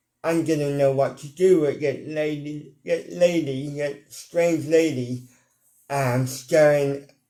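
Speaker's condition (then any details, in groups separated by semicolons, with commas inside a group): Cerebral palsy; mild, ataxic type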